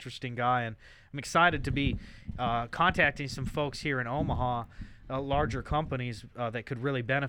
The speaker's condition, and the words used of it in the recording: None; typical speech.